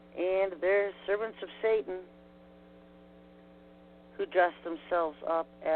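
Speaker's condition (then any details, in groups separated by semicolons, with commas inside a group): No condition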